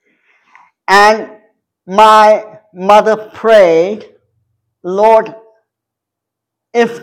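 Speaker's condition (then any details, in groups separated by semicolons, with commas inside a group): Cleft palate; still present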